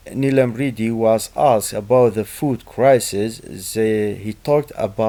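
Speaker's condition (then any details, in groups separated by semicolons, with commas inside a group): No condition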